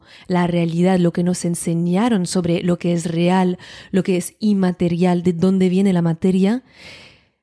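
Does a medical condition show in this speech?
No.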